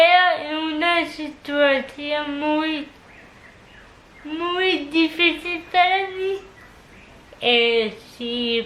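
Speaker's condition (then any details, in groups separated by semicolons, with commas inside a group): Cerebral palsy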